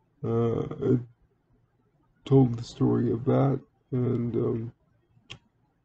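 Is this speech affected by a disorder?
Yes: cerebral palsy; speaks relatively well.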